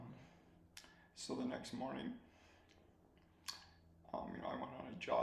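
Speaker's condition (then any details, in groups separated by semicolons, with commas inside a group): ALS; soft spoken, swallowing getting harder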